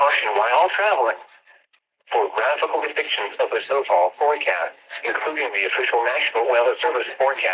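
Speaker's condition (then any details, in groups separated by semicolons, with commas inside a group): No condition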